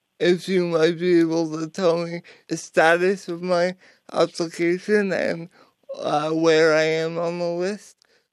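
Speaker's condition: Cerebral palsy; mother toilets

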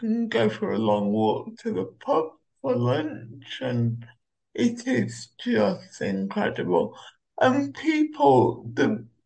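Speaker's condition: Cerebral palsy; uses Omeo wheelchair

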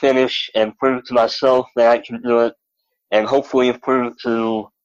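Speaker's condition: Cleft lip and palate; over 20 operations by age 6

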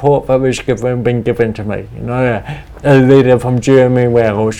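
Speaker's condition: Cerebral palsy; speech impediment, talks funny

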